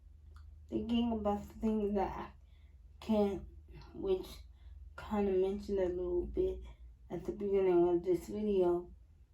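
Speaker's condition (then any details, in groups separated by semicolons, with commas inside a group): Spastic quadriplegic cerebral palsy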